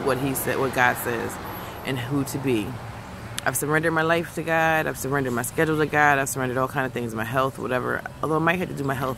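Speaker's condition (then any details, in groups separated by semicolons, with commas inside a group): No condition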